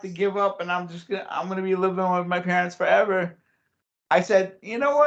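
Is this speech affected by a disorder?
Yes: cerebral palsy; since childhood.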